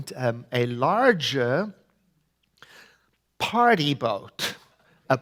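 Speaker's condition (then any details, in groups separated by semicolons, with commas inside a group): No condition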